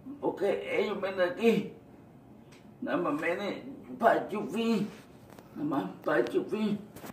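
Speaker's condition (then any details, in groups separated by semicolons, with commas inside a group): Cerebral palsy; from birth, wheelchair user; speech affected by condition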